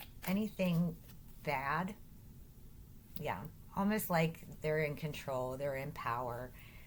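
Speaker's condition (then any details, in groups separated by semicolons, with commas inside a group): No condition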